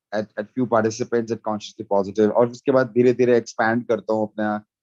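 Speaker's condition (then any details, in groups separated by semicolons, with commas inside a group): No condition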